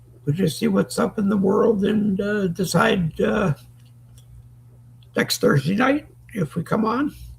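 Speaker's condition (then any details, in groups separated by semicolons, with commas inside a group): Lewy body dementia; Parkinson's-linked form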